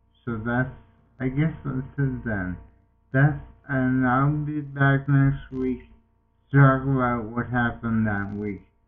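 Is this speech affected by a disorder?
Yes: multiple sclerosis.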